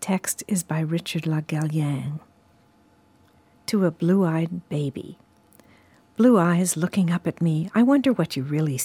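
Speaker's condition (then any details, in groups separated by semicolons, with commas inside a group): No condition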